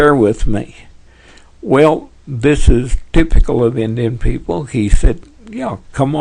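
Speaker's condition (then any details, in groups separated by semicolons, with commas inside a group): Parkinson's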